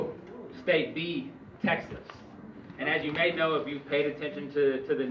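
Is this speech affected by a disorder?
No.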